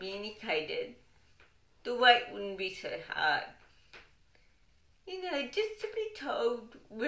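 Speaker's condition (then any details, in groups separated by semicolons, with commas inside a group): Cerebral palsy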